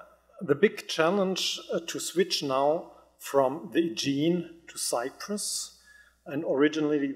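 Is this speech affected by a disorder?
No.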